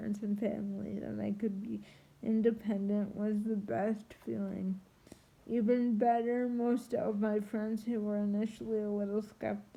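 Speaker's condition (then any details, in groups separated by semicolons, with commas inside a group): Triplegic cerebral palsy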